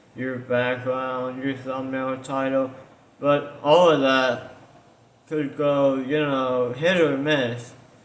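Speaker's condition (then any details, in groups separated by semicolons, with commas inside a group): Tongue cancer surgery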